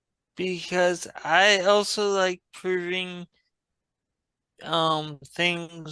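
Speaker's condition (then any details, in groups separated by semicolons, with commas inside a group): Traumatic brain injury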